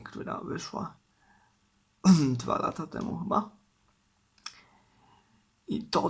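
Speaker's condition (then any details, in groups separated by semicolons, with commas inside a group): Cerebral palsy; uses wheelchair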